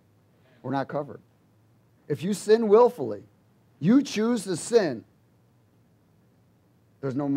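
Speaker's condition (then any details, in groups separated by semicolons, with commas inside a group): No condition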